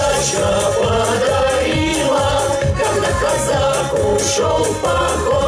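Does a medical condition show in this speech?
No.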